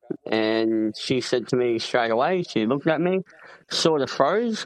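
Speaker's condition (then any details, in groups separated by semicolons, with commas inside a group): Cleft palate; congenital, upper lip joined to nose at birth, required a lot of care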